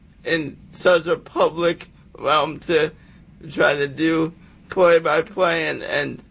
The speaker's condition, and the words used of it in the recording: Cerebral palsy. So I went to Toastmasters in hopes to better my speaking for play-by-play